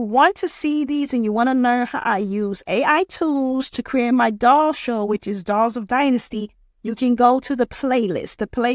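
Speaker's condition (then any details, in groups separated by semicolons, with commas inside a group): No condition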